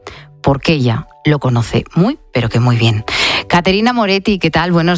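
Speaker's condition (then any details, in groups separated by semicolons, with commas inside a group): No condition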